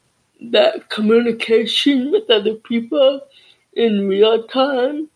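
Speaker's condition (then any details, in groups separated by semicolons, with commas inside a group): Deafness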